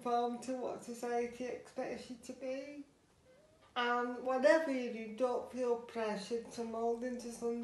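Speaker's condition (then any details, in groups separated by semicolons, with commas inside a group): Cerebral palsy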